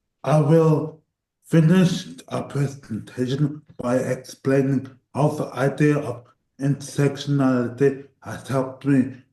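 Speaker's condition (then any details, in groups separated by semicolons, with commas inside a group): Cerebral palsy; voice tires at times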